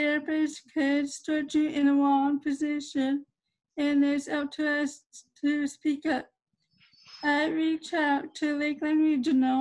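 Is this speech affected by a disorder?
Yes: cerebral palsy.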